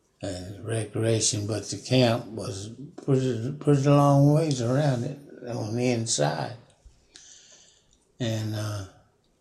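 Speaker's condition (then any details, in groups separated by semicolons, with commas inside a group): Parkinson's; fallen 19 times in yard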